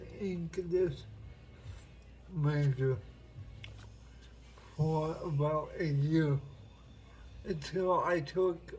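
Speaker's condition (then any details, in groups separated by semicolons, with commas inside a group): Cerebral palsy; speech noticeably affected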